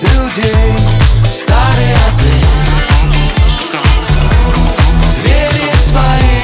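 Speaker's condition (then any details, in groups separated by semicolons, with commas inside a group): No condition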